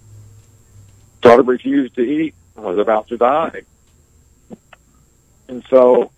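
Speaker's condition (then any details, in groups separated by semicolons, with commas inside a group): ALS; diagnosed nearly 20 years ago, initially given 2 to 5 years to live; pauses along the way while speaking due to ventilator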